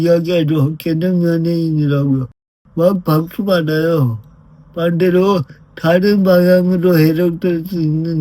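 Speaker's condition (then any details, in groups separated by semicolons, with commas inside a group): Brain lesion disability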